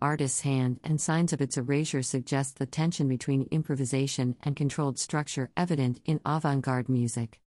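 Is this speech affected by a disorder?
No.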